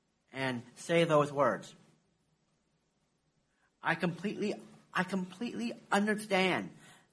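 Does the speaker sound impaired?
Yes: Down syndrome; intellectual disability, processes information more slowly; recorded testimony to Congress, played as soundbite.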